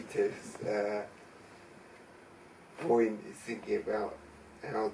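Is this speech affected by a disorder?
Yes: traumatic brain injury.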